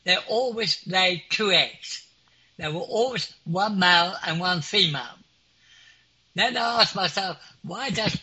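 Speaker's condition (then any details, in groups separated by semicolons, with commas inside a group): Clinically deaf; clinically deaf since school age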